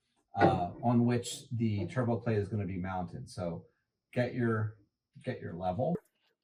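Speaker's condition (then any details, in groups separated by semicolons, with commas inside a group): No condition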